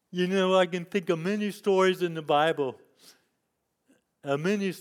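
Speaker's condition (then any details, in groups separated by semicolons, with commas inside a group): Cerebral palsy; lifelong disability since youth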